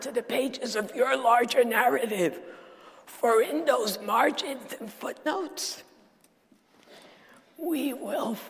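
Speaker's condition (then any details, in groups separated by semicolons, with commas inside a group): Dysphonia; not a sore throat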